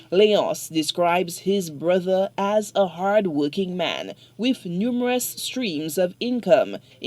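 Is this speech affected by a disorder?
No.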